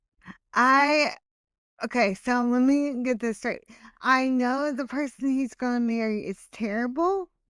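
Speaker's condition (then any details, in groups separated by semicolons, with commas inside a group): Hemiplegic cerebral palsy; hemiplegic, one side affected, birth asphyxia and stroke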